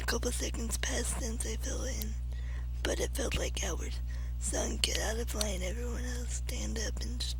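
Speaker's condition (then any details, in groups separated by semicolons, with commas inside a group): Cerebral palsy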